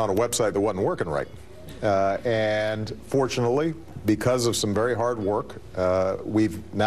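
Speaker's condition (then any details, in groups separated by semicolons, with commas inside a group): No condition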